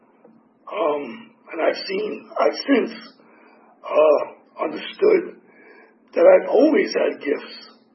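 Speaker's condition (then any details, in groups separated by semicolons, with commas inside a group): Tracheotomy; 8 surgeries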